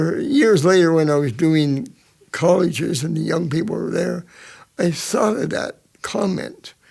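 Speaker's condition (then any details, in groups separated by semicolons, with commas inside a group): Cerebral palsy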